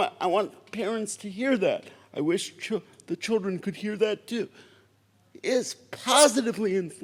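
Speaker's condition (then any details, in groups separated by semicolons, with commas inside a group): Cerebral palsy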